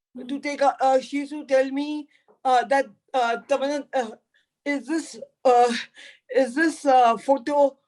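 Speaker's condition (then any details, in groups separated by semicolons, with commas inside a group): Cerebral palsy; could not talk in early childhood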